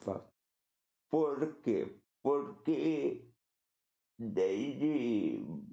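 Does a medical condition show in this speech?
Yes: cerebral palsy; nurse induced a dose during delivery.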